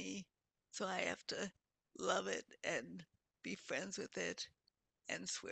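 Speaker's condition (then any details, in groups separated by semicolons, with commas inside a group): Multiple sclerosis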